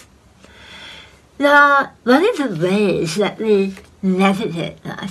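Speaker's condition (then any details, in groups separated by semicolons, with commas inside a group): Head and neck cancer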